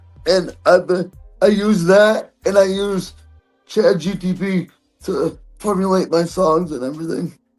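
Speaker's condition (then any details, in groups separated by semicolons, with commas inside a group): Cerebral palsy; present from birth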